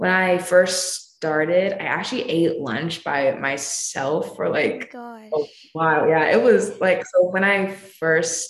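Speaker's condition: Stutter; aware of talking differently by kindergarten, speech therapy since kindergarten, mother also stutters; teenager, sees school SLP, attends stuttering management camp focused on comfort not fluency; feels confident speaking, uses pseudo-stuttering to advertise stutter to new people; prolonged sounds

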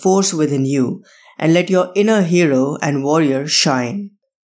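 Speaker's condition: No condition

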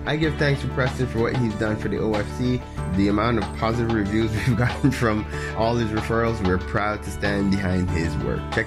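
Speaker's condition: No condition

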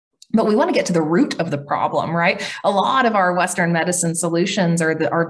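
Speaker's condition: No condition

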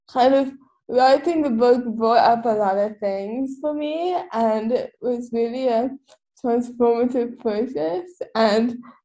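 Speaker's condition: Cerebral palsy; quadriplegic, wheelchair user

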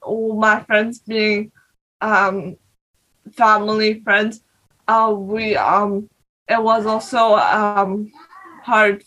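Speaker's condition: Cerebral palsy; needs change over time

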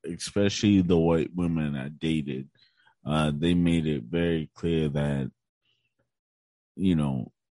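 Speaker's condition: Cerebral palsy; physical disability, right side weaker than left, tight muscles, hard to relax muscles, cognition unaffected

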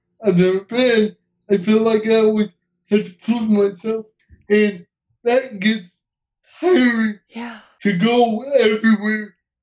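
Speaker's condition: Cerebral palsy; uses wheelchair, hearing intact

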